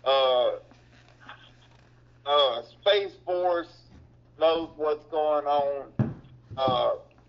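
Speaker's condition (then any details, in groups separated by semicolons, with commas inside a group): Cerebral palsy; previously off feet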